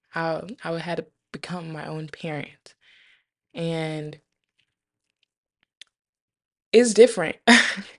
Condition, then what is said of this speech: Stuttering. I'm also using this as a tool to help me speak.